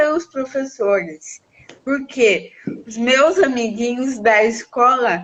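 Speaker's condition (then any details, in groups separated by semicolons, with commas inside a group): Cerebral palsy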